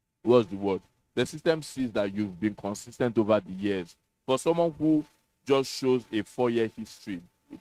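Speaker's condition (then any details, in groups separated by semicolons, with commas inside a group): No condition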